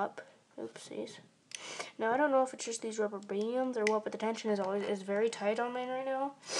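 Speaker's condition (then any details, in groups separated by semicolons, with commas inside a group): No condition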